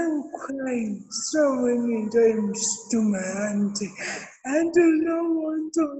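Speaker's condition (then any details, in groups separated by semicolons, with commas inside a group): Cerebral palsy; therapy from six months old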